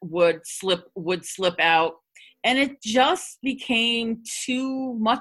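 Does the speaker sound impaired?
Yes: stuttering; covert stuttering upwards of 35 years, hiding tricks stopped working, then open stuttering; stutters less when presenting to a group or audience; formerly avoided speaking situations, speechless at first self-help group meeting, said name and stutter by fourth or fifth; here prolonged sounds.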